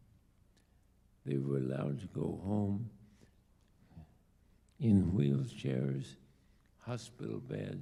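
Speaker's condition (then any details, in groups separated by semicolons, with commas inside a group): ALS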